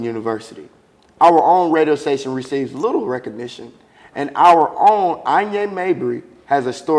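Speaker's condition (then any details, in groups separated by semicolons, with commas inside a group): No condition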